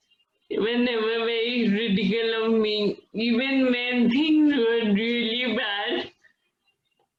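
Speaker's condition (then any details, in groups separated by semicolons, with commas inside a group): Friedreich's ataxia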